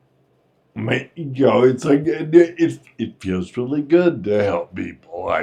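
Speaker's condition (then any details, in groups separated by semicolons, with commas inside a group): Friedreich's ataxia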